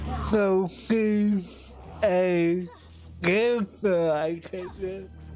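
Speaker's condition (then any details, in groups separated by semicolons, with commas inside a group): Cerebral palsy; affects voice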